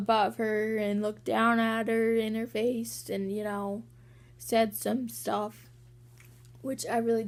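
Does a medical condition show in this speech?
Yes: cerebral palsy; walking sometimes hard.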